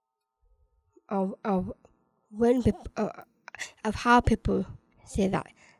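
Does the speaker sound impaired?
Yes: Down syndrome.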